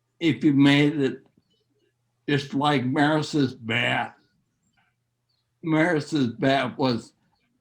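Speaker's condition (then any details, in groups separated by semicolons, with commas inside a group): Neurological disease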